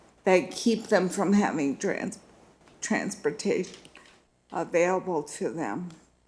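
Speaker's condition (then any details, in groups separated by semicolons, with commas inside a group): Multiple sclerosis; needs time to get voice up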